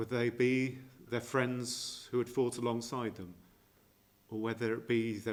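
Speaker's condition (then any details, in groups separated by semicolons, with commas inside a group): No condition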